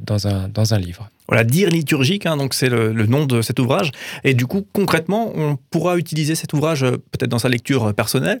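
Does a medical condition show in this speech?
No.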